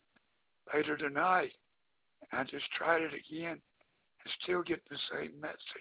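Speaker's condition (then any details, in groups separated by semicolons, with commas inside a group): Throat cancer; hard to talk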